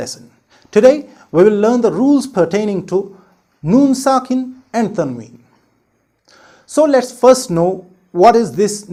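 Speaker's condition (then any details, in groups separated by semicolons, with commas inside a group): No condition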